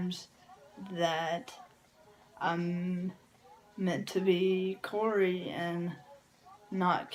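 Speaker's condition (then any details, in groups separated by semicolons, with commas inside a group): Cerebral palsy; from birth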